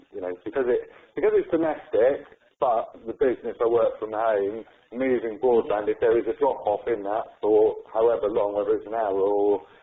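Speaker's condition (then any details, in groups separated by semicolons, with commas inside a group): No condition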